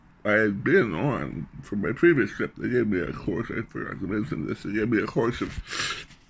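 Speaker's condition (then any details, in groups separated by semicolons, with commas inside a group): Glossectomy with reconstructed tongue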